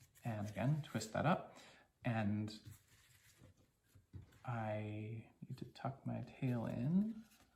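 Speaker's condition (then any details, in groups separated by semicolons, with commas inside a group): No condition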